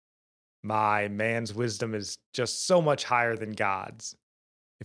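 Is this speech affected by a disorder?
No.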